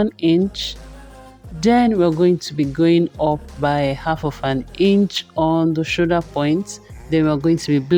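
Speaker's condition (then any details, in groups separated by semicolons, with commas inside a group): No condition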